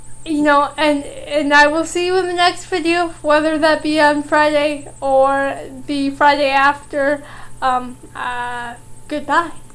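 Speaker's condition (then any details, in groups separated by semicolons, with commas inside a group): Cerebral palsy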